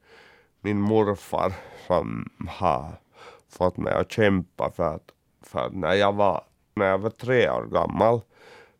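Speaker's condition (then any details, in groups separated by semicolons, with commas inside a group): Cerebral palsy; uses wheelchair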